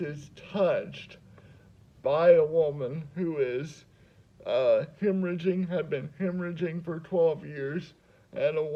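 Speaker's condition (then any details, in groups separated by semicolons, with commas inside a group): Cerebral palsy; spasticity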